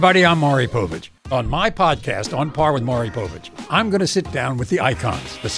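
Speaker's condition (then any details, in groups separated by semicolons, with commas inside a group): No condition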